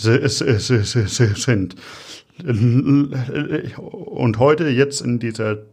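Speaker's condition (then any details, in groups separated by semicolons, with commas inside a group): Stuttering; developmental, lifelong, possibly inherited, father stuttered, brother fluent, logopedic speech therapy, constant since second grade; frequent word and part-word repetitions, many fillers Äh, broken-off words; repeated sounds, prolonged sounds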